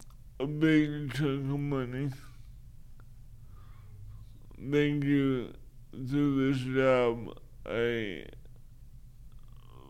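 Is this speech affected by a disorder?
Yes: cerebral palsy; limited use of arms.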